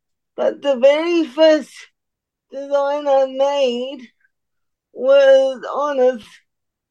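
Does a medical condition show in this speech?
Yes: cerebral palsy; uses about three fingers on right hand to manipulate lego bricks.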